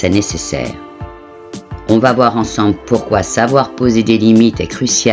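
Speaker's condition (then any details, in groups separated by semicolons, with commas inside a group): No condition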